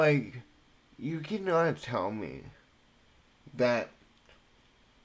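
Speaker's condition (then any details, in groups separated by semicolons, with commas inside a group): Cerebral palsy; speech affected by cerebral palsy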